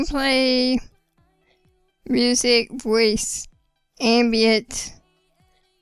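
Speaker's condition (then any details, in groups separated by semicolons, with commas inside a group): Spinal muscular atrophy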